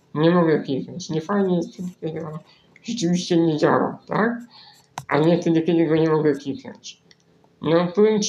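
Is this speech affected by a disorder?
Yes: spinal muscular atrophy; nervous system disease preventing muscle building, arm and leg muscle wasting.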